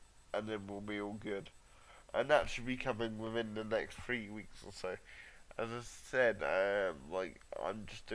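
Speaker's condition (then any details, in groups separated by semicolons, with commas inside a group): Cerebral palsy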